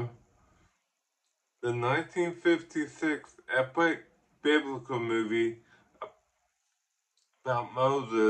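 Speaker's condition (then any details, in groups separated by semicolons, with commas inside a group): Ataxic cerebral palsy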